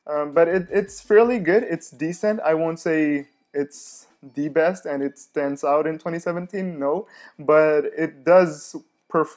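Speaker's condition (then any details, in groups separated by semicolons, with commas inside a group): No condition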